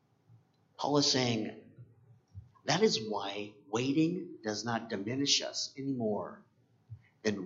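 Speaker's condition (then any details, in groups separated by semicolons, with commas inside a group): Cleft palate; congenital cleft palate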